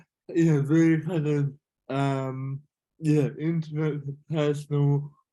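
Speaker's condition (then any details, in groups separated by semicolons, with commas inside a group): Cerebral palsy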